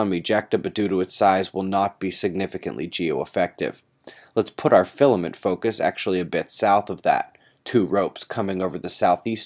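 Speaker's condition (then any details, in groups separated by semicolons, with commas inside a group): No condition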